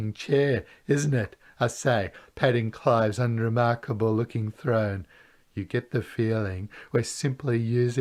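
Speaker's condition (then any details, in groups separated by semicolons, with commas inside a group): No condition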